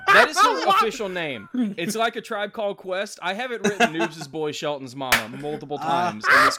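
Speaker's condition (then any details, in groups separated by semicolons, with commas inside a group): No condition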